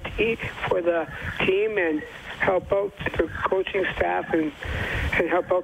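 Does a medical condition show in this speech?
Yes: Down syndrome; age 41.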